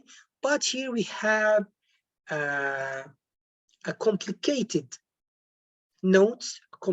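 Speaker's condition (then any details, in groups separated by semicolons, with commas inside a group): No condition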